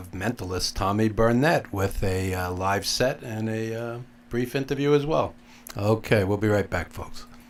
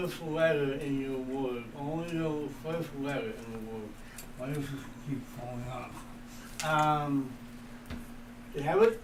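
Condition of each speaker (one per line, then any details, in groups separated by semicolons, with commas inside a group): No condition
Cerebral palsy; present from birth, wheelchair until about age 8; speech impediment from condition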